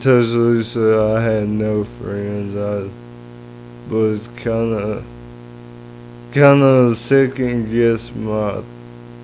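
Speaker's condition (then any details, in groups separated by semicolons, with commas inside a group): Cerebral palsy; lifelong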